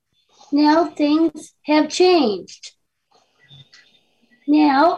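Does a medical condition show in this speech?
Yes: Down syndrome; delivering live talk with slides; voice donated to Google project understood to train Google personal assistants to recognize diverse speakers.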